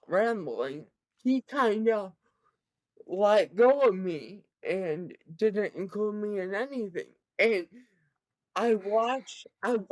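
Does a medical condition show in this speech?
Yes: cerebral palsy; present from birth, severe.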